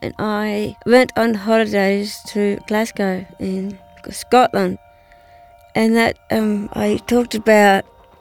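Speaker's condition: Down syndrome; learning difficulty; age 38

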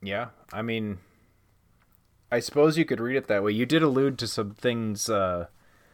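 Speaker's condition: No condition

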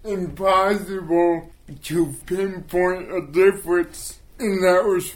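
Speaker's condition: Cerebral palsy; can walk but uses a wheelchair most of the time; works much harder to get words out, speaks without voiceover

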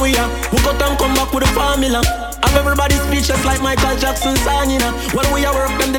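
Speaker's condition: No condition

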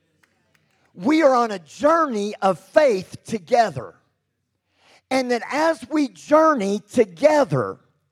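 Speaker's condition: Cleft lip and palate; expected never to be able to speak

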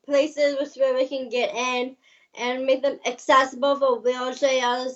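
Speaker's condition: Down syndrome

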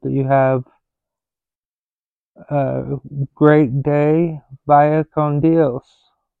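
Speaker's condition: Stutter; speaks slowly; prolonged sounds, blocks

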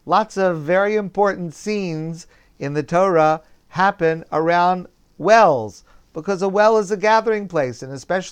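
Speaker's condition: No condition

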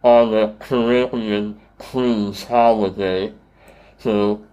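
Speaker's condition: Treacher Collins syndrome; congenital, cleft palate and jaw surgeries, tracheostomy, deaf three years, bone conduction hearing aids, speech therapy; voice distorted, some cannot understand, worse on telephone, repeating takes energy, intelligible after years of therapy

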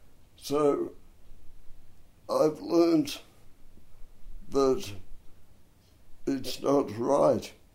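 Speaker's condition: Dystonia and cerebral palsy; bronchial asthma

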